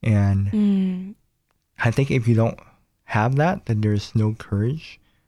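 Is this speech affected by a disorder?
Yes: cleft palate; many surgeries and medical care in childhood.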